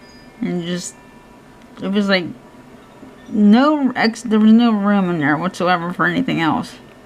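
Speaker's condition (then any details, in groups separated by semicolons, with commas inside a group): Cerebral palsy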